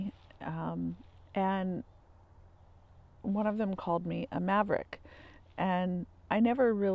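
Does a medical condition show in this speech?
No.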